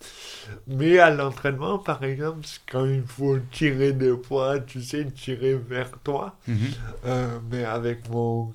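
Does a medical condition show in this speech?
Yes: dystonia; neurological, affects fine motor skills and speech, speech therapy until age 18, judo since age 3 to compensate; elocution difficulties.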